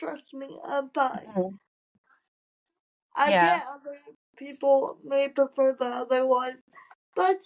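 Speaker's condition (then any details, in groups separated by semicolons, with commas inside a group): Cerebral palsy; from birth, wheelchair user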